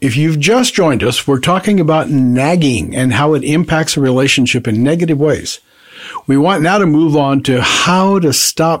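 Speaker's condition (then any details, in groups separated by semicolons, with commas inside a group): No condition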